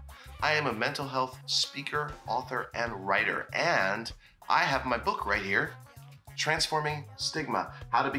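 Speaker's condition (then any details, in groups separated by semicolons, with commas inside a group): No condition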